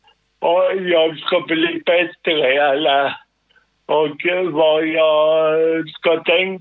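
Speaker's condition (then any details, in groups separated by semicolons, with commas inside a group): Cerebral palsy; sudden involuntary jerks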